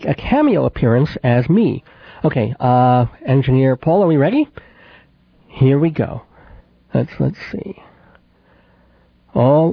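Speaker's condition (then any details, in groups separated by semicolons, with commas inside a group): Cleft palate with lisp; sibilant s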